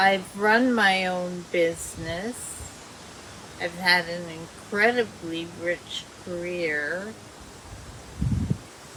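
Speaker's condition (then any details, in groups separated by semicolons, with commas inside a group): Dysarthria; speech worsening, still communicates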